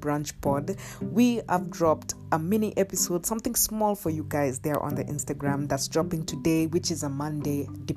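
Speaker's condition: No condition

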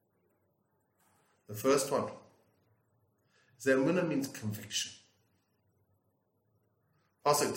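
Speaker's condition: No condition

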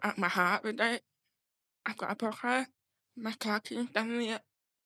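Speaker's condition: Deafness; hearing loss

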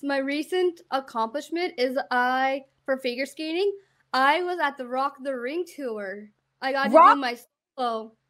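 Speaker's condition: Down syndrome; visible disability; high functioning per host

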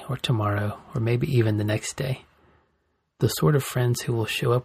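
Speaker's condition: No condition

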